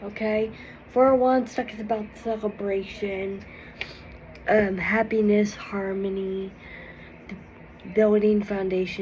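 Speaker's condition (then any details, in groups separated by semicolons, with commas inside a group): Cerebral palsy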